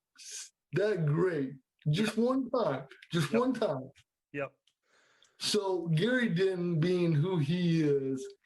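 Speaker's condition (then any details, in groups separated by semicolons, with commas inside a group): Cerebral palsy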